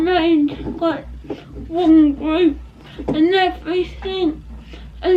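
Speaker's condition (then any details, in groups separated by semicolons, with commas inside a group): Cerebral palsy; not quadriplegic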